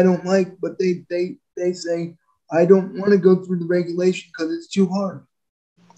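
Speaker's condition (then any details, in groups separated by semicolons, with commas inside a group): Spastic quadriplegic cerebral palsy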